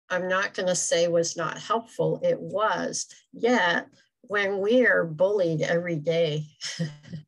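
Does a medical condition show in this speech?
Yes: cleft palate; congenital, extremely severe.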